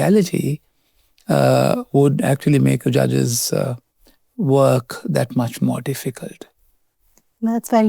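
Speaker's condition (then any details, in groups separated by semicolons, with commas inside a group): No condition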